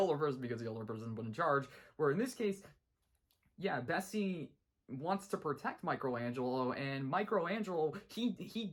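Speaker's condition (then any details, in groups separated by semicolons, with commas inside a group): No condition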